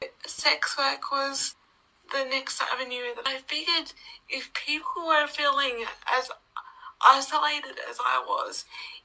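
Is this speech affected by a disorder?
Yes: cerebral palsy; wheelchair user.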